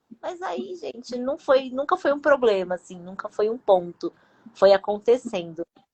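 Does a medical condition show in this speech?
No.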